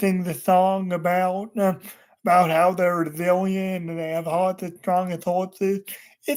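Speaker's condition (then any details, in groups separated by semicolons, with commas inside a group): Cerebral palsy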